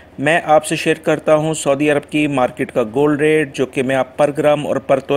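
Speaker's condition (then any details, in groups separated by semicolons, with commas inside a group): No condition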